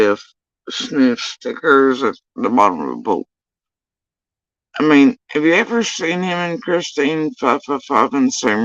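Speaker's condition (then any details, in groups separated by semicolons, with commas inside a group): Facial paralysis after surgery; tongue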